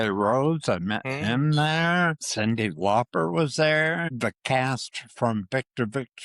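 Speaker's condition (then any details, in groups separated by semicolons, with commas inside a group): Parkinson's disease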